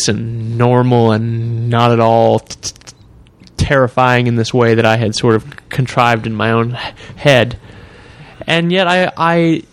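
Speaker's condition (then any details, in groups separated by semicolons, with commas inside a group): Stuttering; adult stuttering since childhood, now age 26; finds this stuttering podcast setting more comfortable for speaking; prolonged sounds, blocks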